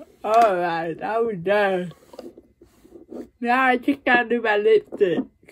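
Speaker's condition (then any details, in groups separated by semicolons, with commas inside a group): Cerebral palsy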